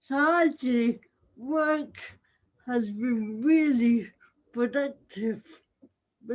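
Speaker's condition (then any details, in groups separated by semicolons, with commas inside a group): Cerebral palsy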